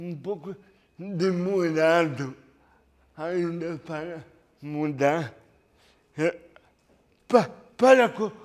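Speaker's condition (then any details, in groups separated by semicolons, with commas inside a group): Cerebral palsy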